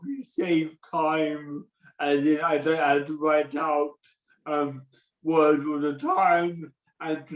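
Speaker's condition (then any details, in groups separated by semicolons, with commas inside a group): Cerebral palsy; present from birth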